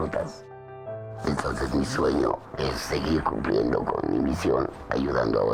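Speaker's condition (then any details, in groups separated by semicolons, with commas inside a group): Laryngeal cancer, laryngectomy; after surgery, after speech rehabilitation; retrained to speak, candidate for voice prosthesis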